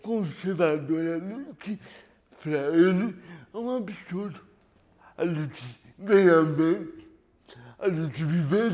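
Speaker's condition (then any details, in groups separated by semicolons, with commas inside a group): Cerebral palsy; lack of oxygen at birth, premature; walks independently after extensive physiotherapy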